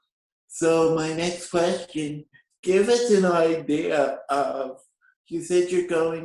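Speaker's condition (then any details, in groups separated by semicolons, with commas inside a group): Cerebral palsy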